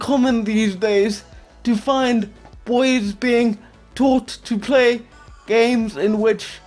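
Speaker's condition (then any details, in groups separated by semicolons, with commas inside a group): Quadriplegic cerebral palsy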